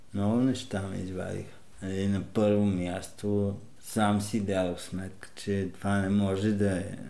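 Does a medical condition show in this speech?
Yes: cerebral palsy; oxygen loss at birth, stroke.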